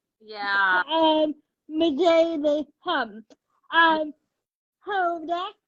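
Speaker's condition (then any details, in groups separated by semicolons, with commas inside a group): Cerebral palsy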